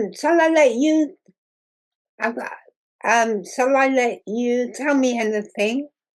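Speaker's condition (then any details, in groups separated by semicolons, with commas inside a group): Muscular dystrophy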